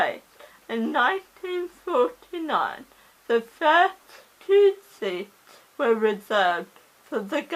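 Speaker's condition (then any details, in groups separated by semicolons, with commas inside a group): Cerebral palsy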